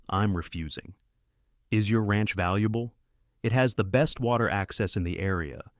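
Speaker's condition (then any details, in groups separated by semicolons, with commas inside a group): No condition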